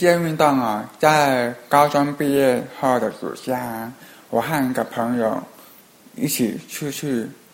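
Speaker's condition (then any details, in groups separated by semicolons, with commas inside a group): Hearing impairment; Skype video calls hard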